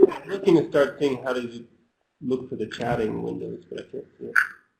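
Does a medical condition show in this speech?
No.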